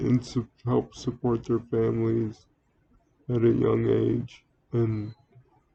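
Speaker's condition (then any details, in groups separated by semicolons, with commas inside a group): Cerebral palsy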